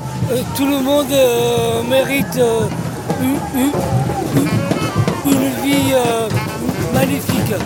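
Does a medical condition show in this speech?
Yes: Down syndrome; trisomy 21.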